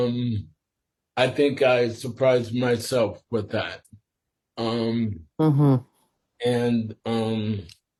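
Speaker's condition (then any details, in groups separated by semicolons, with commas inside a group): Sporadic ALS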